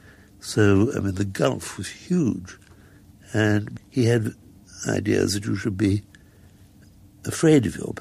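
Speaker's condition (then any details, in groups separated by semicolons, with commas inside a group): Muscular dystrophy; progressive, wheelchair user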